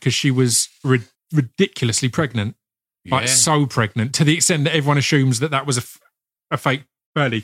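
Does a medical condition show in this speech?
Yes: stammer; sticking type, uncontrollable; barely noticeable to most listeners, plans breathing to avoid stammering in acting roles; here repeated sounds, repeated words.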